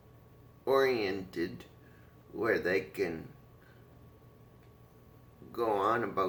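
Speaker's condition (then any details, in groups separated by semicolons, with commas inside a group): Cerebral palsy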